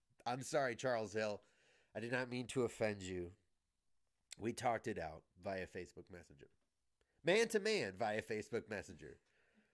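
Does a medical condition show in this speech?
No.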